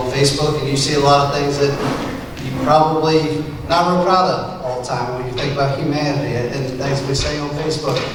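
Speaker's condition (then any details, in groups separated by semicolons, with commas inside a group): No condition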